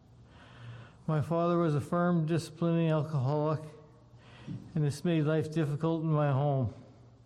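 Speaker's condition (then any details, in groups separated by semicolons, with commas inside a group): Parkinson's disease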